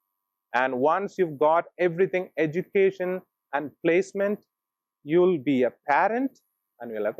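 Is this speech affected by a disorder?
No.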